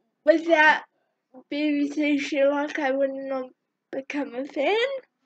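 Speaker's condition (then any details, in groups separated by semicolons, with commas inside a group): Cerebral palsy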